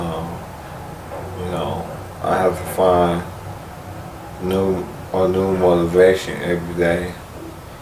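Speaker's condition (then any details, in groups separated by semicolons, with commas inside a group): ALS; speech progressively lost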